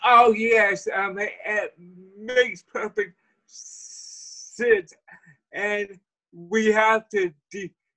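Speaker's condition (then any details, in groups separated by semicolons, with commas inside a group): Cerebral palsy; wheelchair user; speech impediment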